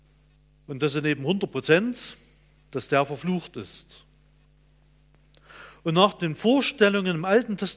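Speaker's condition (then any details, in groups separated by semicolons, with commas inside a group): No condition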